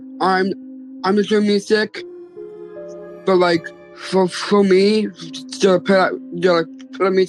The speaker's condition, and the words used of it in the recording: Down syndrome. Plus, he's just easy to talk to, even if he's a little bit hard to understand at first.